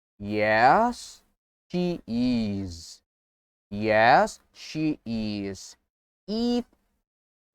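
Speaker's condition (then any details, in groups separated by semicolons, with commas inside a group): No condition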